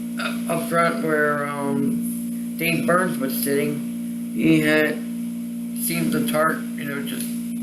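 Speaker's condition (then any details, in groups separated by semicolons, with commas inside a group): Cerebral palsy; voice sound affected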